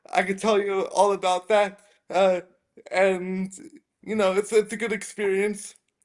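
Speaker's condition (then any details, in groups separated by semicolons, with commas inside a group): Spastic quadriplegic cerebral palsy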